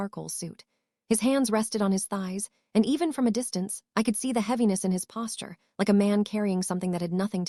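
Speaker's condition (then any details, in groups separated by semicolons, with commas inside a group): No condition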